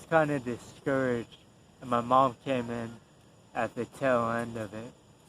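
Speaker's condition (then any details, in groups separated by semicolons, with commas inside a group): Traumatic brain injury; concussion, coma, left arm and hand affected; about 8 years since injury, still improving, hyperbaric oxygen therapy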